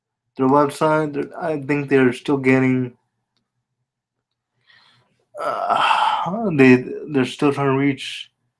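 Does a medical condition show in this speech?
Yes: spastic quadriplegia cerebral palsy.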